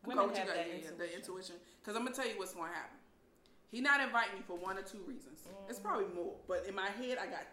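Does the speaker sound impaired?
No.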